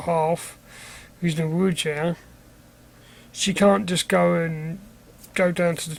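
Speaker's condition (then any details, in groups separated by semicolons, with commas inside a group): Cerebral palsy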